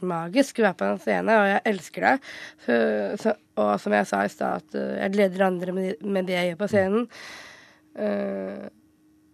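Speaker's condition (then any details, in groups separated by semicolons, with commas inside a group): Down syndrome; congenital, present from birth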